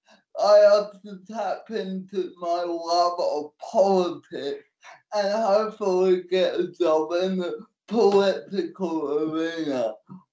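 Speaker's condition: Cerebral palsy; NDIS support worker for transport

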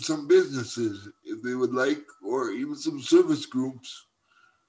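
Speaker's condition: Cerebral palsy; uses wheelchair

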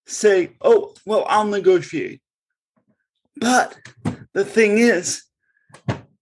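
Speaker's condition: Cerebral palsy; congenital cerebral palsy, since birth, born in Bridgeport, Connecticut, segregated schooling

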